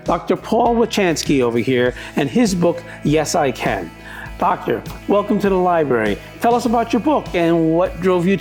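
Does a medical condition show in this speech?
No.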